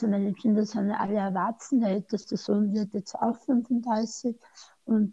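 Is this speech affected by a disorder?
Yes: speech impairment after tongue cancer, mild; aggressive right tongue-margin cancer into mouth arch at 48, 17-hour surgery, neck dissection, chemoradiotherapy; slightly limited, tends to speak fast, sometimes unclear, Austrian dialect, hard to understand without seeing face.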